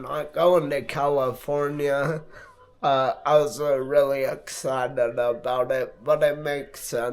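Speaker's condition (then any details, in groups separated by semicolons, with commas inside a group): Multiple sclerosis; affects hands and left arm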